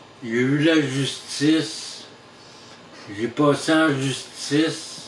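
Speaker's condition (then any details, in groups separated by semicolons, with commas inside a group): Traumatic brain injury; surgery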